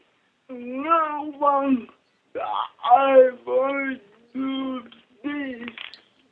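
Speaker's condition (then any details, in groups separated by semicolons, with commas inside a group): Cerebral palsy; speech hard for others to understand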